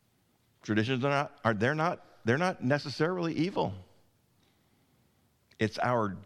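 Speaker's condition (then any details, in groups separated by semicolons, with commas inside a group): No condition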